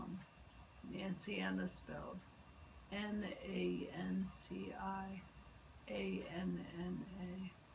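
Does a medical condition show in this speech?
Yes: multiple sclerosis; legs and arms affected; wheelchair, cannot move legs or arms.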